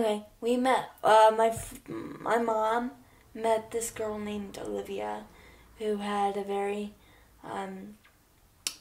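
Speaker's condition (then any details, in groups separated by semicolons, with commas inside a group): Cerebral palsy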